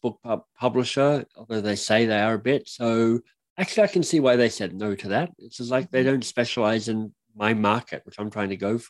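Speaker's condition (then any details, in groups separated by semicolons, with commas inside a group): Cleft lip and palate; speech impediment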